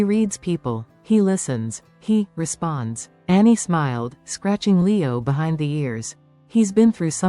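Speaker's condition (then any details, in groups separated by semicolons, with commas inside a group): No condition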